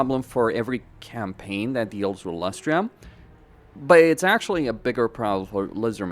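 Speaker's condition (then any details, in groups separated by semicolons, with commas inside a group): No condition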